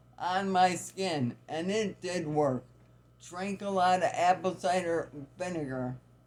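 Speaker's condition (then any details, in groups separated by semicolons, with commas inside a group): Multiple sclerosis; heavy medication; sounds unusual due to breathing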